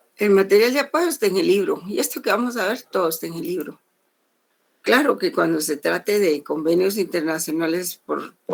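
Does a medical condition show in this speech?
No.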